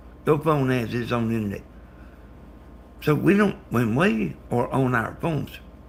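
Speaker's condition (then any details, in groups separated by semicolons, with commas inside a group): Brain bleed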